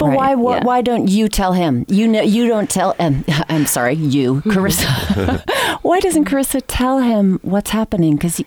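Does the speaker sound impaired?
No.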